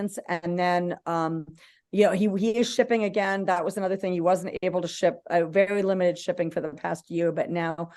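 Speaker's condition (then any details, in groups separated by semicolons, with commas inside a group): No condition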